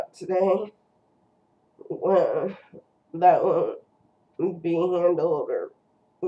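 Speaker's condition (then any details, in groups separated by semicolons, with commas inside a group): Cerebral palsy; first word not said quite right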